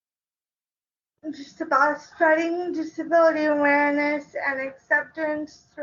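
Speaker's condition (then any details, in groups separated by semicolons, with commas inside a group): Cerebral palsy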